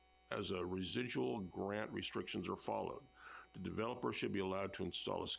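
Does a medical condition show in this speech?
No.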